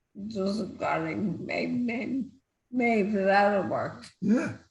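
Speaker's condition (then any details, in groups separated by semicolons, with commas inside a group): Multiple system atrophy; cannot walk on land, uses scooter, water therapy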